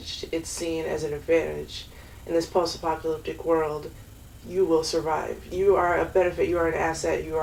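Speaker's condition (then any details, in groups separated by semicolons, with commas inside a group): No condition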